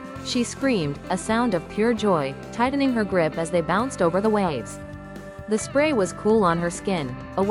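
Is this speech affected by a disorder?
No.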